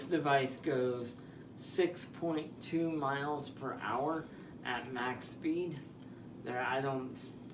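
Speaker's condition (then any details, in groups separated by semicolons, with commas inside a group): Spastic diplegia cerebral palsy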